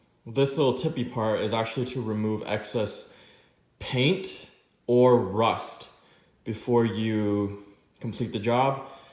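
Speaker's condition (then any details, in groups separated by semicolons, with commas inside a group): No condition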